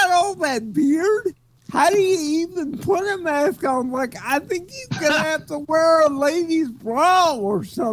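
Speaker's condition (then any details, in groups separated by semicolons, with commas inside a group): Cerebral palsy; speech sounds drunk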